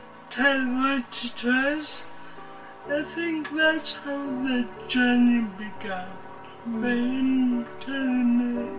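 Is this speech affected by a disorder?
Yes: cerebral palsy; present from birth, much therapy in childhood.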